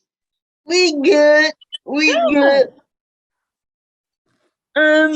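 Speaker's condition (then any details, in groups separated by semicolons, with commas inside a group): Cerebral palsy; hearing impaired; speech impairment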